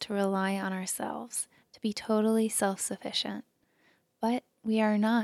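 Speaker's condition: No condition

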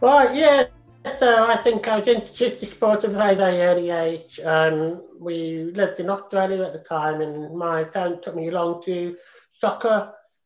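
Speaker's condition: Profound deafness, congenital profound deafness; learned to speak via speech trainer, mimicking mother's sounds, hours daily, uses sign language socially

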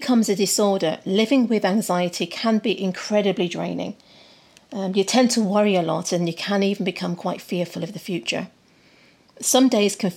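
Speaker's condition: No condition

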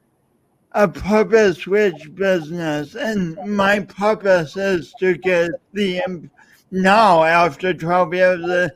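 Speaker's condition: Speech impediment; since birth, born a few weeks early

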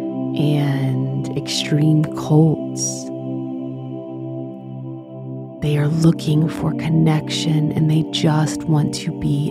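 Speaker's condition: No condition

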